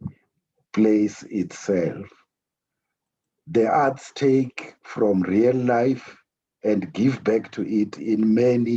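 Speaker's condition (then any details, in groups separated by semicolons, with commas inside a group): No condition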